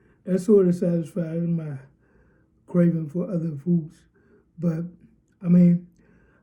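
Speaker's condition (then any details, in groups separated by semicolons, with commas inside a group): Cerebral palsy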